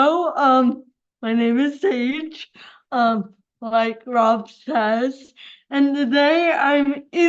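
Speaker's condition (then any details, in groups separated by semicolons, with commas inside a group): Cerebral palsy; brain damage around birth, affects walking and speech, wears braces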